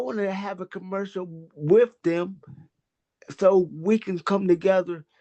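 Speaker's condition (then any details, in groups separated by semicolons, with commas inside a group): Cerebral palsy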